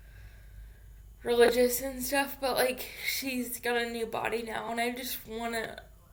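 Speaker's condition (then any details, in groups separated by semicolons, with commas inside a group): Cerebral palsy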